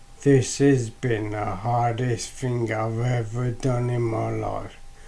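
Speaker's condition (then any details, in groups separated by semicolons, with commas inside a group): Amyotrophic lateral sclerosis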